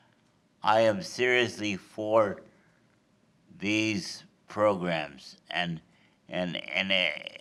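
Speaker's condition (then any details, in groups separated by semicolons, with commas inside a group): Cerebral palsy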